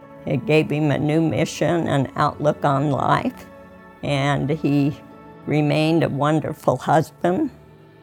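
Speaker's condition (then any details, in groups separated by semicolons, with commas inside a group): ALS; rare incurable progressive neurodegenerative disease, wheelchair user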